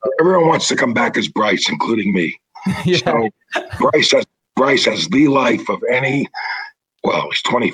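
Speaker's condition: Throat cancer, vocal cords removed; throat cancer from 1996

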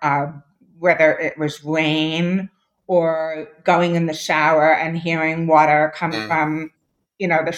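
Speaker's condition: Deafness; born with moderate to severe hearing loss

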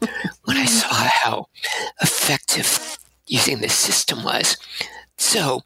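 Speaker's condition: Abductor spasmodic dysphonia; onset Fresno State after voice loss shouting over music

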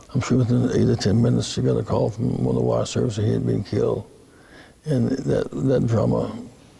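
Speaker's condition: Parkinson's disease; first noticed through falls while walking, diagnosed by specialist, severe difficulty rising from chair, ignored about a year; speech therapy

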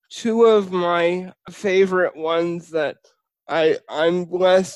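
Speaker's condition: Spastic cerebral palsy

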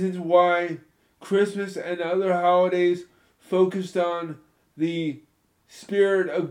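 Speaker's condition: Spastic cerebral palsy, moderate

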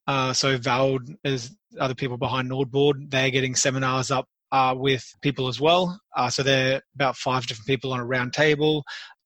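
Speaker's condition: No condition

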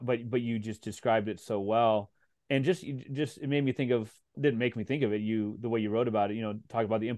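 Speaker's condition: No condition

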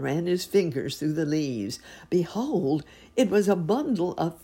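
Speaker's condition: No condition

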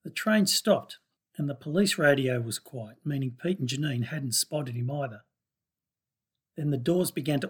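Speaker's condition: No condition

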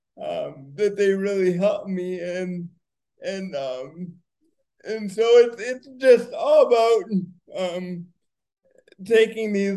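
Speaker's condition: Cerebral palsy; wheelchair user

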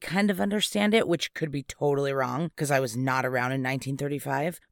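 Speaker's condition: No condition

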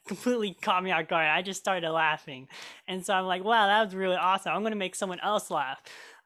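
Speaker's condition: Cleft lip and palate; made eating

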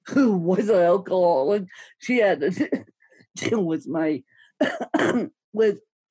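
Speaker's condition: Ataxic spastic cerebral palsy; affects walking

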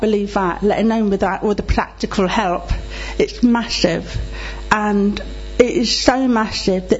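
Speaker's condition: Deafness; relies on lip reading

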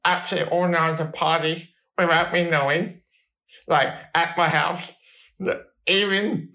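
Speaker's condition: Cerebral palsy

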